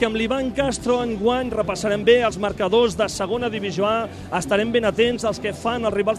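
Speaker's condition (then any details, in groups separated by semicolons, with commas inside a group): No condition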